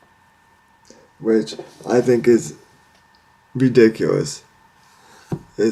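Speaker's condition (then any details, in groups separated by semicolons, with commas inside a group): Cerebral palsy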